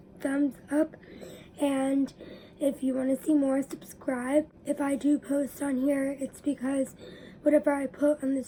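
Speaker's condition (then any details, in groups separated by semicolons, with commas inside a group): Cerebral palsy; spastic diplegia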